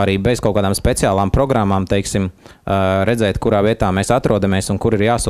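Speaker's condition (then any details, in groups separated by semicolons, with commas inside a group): No condition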